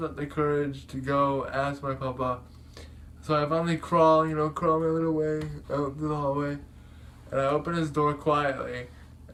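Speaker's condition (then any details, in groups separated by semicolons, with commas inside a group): Cerebral palsy; able to speak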